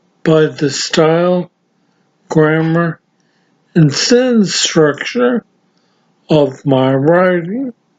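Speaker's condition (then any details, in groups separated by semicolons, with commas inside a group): Severe traumatic brain injury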